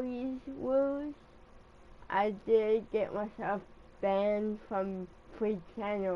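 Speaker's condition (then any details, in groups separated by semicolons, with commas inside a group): Cerebral palsy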